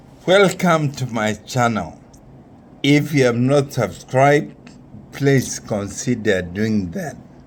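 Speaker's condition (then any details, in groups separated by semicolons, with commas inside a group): Neurological disease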